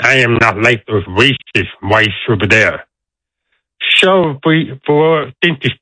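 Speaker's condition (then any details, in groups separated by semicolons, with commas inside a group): Deafness; deaf accent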